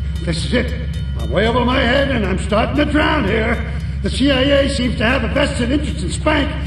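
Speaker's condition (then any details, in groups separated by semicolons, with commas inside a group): No condition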